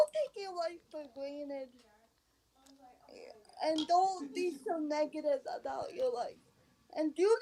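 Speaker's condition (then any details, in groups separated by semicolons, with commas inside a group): Cerebral palsy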